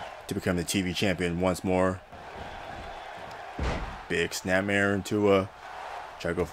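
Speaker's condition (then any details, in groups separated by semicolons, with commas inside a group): No condition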